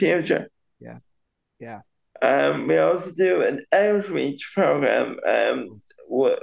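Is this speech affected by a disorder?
Yes: cerebral palsy; very slightly delayed speech, takes longer to form thoughts into words.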